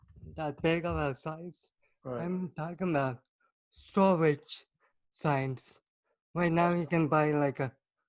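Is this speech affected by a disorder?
Yes: cerebral palsy.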